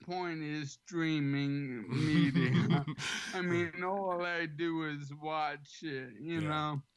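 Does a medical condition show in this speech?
Yes: ALS; slightly slurred, has to slow down.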